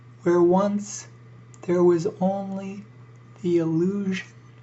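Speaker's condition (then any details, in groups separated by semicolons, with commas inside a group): ALS; struggles to breathe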